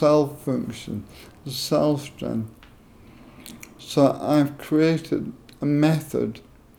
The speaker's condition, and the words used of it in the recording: ALS (motor neuron disease). Speech isn't brilliant, but my speech, people can understand me.